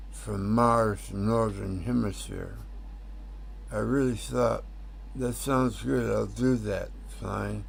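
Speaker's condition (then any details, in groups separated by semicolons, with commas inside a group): Tongue cancer; tongue tumor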